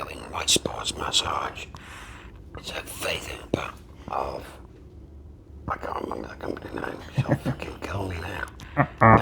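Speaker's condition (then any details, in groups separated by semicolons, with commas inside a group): Laryngectomy; seven years since operation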